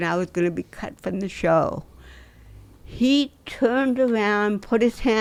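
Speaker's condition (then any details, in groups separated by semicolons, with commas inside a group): Dystonia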